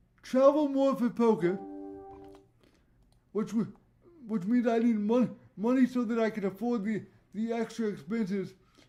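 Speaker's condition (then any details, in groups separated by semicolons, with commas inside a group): Cerebral palsy; voice tone sometimes odd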